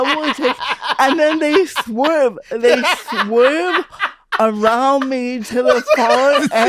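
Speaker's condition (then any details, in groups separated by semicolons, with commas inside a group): Cerebral palsy; speech sounds unusual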